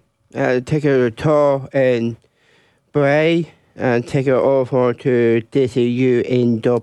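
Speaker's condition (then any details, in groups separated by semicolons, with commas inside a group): Down syndrome; congenital, lifelong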